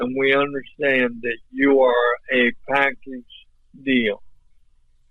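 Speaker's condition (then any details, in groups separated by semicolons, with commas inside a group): ALS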